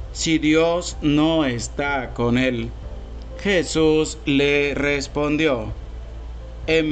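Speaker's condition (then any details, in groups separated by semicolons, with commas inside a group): No condition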